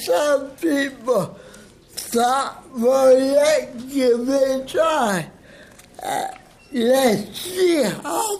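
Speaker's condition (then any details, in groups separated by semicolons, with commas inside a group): Cerebral palsy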